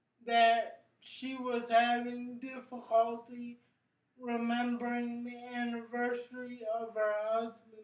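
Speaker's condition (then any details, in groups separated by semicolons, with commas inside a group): Cerebral palsy; brain injury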